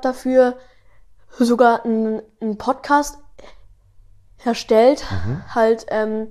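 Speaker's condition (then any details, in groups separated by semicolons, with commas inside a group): Stuttering; age 12; stuttering a lot now while talking about stuttering; fluent singing with melody, stutters rapping without melody, little in podcast episodes, often fast, better slower; prolonged sounds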